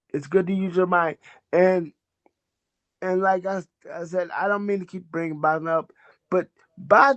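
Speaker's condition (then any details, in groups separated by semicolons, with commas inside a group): Cerebral palsy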